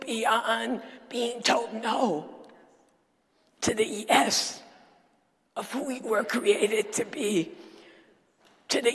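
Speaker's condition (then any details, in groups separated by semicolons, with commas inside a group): Dysphonia; not a sore throat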